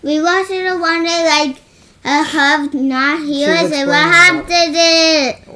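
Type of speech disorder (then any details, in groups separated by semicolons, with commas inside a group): Childhood apraxia of speech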